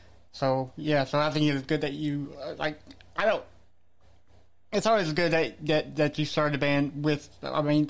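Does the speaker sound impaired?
Yes: cerebral palsy; back pain.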